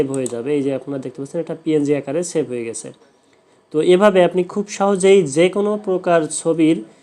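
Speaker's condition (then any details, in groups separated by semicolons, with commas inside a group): No condition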